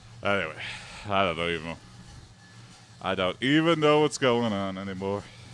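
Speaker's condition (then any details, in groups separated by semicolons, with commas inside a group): No condition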